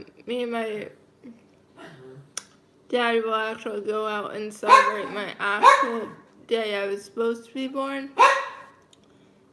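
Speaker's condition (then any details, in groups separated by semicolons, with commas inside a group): Cerebral palsy, mild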